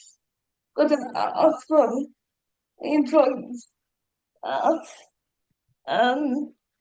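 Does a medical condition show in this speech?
Yes: cerebral palsy.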